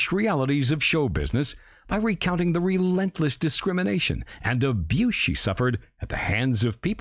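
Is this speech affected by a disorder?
No.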